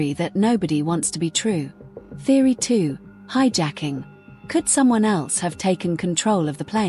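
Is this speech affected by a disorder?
No.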